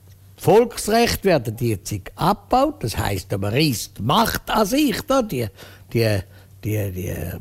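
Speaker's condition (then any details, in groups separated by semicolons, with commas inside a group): No condition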